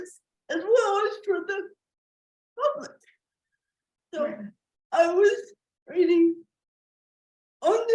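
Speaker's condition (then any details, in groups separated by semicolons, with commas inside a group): Cerebral palsy; wheelchair user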